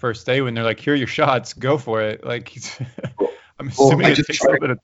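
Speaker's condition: No condition

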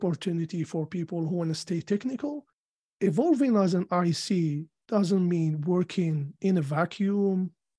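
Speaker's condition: No condition

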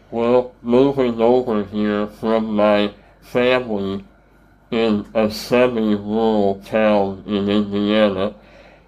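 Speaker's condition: Treacher Collins syndrome; adult, wears hearing aid, tracheostomy scar, does public speaking

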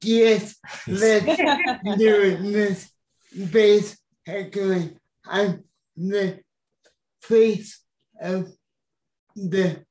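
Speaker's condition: Cerebral palsy

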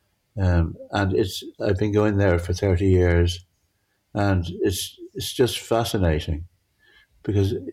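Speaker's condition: Parkinson's; grouped objects merge together

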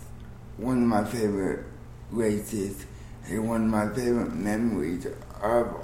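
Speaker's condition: Cerebral palsy

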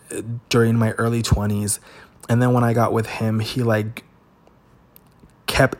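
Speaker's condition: Stutter; present since birth, lifelong; recording at 2:40 AM, stutter not edited out; less when alone or comfortable, worse when anxious, scared, nervous or excited, fear triggers stuttering, avoids talking, very quiet; blocks

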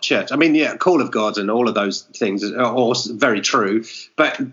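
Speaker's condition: No condition

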